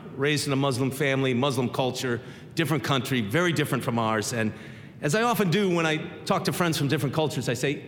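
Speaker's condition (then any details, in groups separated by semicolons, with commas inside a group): No condition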